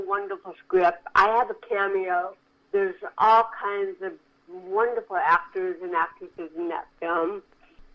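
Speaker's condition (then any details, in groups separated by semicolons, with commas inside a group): Cerebral palsy; from birth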